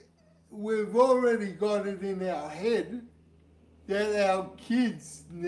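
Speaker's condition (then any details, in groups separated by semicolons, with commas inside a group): Cerebral palsy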